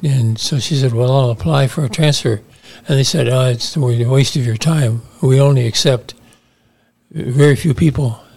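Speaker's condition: Parkinson's disease; early loss of smell, weak shoulder, little tremor, slightly unstable on feet, subdued gestures and movements

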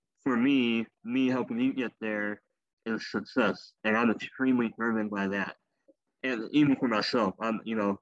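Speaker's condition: Cleft lip and palate; elective leg amputations

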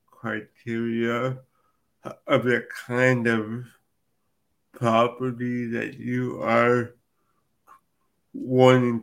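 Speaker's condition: Cerebral palsy; from birth

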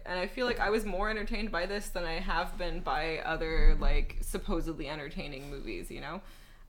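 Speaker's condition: No condition

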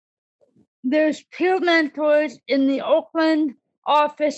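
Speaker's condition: Cerebral palsy; disability since childhood

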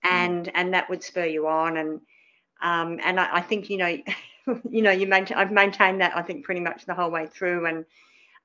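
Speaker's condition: Cleft palate; dental services

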